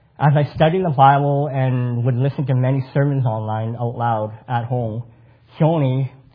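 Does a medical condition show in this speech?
Yes: cleft palate; congenital cleft palate.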